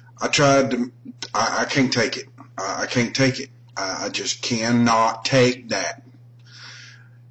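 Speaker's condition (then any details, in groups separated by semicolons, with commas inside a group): No condition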